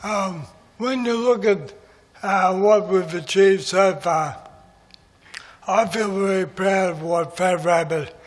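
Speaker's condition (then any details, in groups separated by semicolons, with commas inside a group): MND; voice is going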